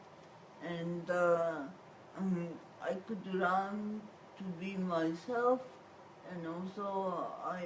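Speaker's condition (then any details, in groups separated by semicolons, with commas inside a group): Cerebral palsy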